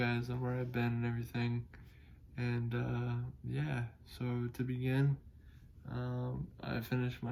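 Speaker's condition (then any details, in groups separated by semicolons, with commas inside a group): Cerebral palsy; able to speak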